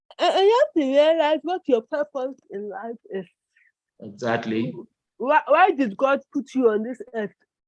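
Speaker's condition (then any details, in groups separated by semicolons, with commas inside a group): Cerebral palsy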